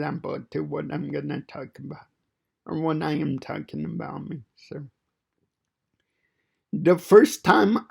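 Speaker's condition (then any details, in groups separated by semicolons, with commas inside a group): Cerebral palsy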